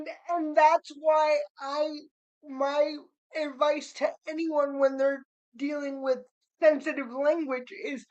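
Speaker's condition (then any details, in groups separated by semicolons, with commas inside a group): Cerebral palsy; spastic cerebral palsy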